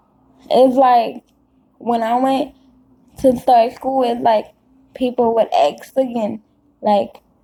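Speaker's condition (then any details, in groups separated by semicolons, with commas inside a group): Cerebral palsy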